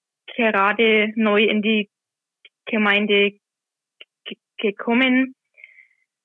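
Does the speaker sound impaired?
Yes: stuttering; covert stuttering, first consciously noticed around age 10, hidden until age 21; no longer hiding stuttering, regularly reads Gospel and Epistle aloud in church as lector; reading aloud not stutter-free, anticipates hard words, formerly hid stutter with filler words and word swapping; here blocks.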